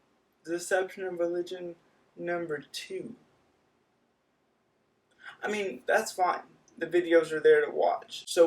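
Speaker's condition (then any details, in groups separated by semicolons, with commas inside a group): Cerebral palsy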